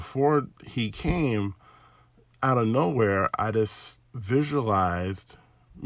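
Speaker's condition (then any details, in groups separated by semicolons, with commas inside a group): No condition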